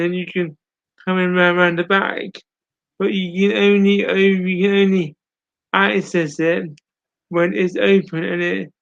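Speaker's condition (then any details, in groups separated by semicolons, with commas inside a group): Cerebral palsy; full-time wheelchair user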